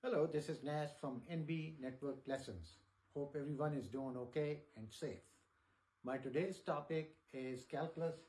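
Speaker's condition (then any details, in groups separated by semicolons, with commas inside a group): No condition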